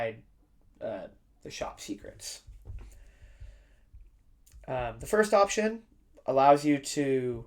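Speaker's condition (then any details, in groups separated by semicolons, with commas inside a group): No condition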